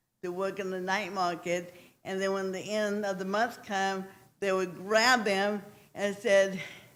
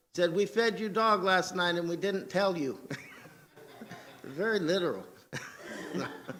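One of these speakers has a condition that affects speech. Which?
The first: cerebral palsy; from birth, brain damage, left side weak; speech impediment, extensive speech therapy for pronunciation.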